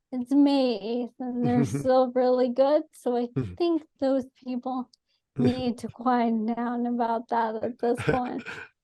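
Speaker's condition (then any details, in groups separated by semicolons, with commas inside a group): ALS; atypical case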